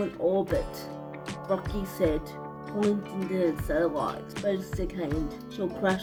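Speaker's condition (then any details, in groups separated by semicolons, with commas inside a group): Cerebral palsy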